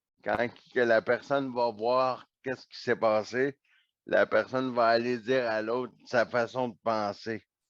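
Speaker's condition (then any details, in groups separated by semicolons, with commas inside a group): Neonatal cerebral palsy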